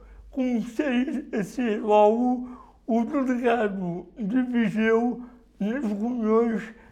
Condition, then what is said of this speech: Cerebral palsy. Eu próprio não me reconheço na minha voz gravada.